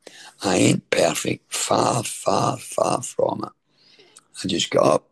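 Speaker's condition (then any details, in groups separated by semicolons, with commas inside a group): Throat cancer treatment effects, stage 4 throat cancer; voice changed by throat cancer and treatment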